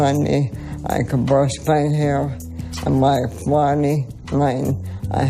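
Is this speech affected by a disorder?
Yes: ALS; over 25 years since onset, uses cannabis.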